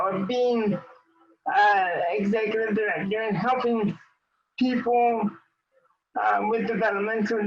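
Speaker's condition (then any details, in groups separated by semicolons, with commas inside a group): Cerebral palsy; developmental disability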